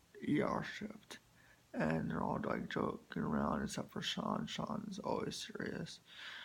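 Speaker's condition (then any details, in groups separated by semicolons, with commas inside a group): Spastic quadriplegic cerebral palsy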